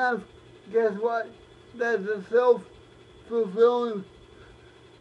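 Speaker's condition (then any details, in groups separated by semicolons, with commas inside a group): Cerebral palsy, spastic, mild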